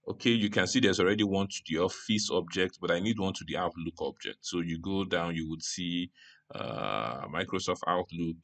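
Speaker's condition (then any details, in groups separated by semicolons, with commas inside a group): No condition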